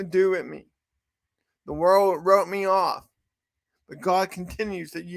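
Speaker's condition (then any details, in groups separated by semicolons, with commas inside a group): Cerebral palsy; from birth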